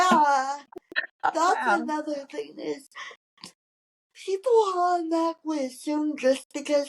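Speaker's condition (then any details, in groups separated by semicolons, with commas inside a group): Cerebral palsy; from birth, wheelchair user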